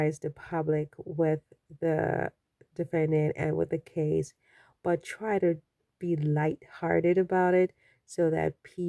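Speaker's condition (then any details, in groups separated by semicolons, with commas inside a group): No condition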